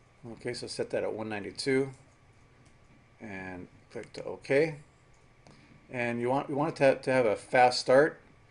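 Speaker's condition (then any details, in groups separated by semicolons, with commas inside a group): No condition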